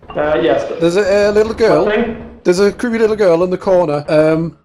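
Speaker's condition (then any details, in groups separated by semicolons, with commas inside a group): No condition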